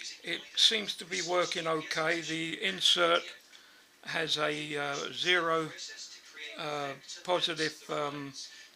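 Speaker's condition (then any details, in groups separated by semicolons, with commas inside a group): No condition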